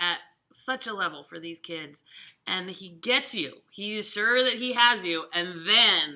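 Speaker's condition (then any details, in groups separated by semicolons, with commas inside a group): No condition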